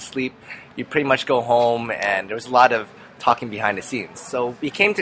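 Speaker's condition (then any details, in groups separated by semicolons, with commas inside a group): No condition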